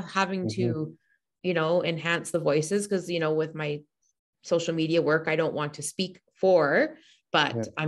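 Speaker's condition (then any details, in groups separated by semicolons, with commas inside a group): No condition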